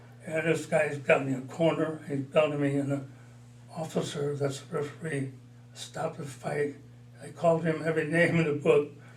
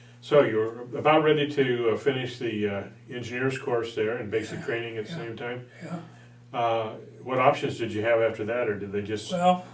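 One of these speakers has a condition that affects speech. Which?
The first: Parkinson's disease; mild, about four years.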